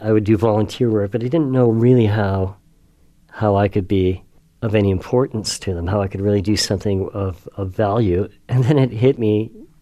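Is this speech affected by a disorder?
Yes: cleft lip and palate, severe; does cartoon voices for part of living.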